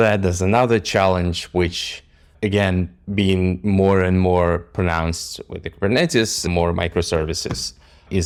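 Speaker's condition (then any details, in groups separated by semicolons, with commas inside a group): No condition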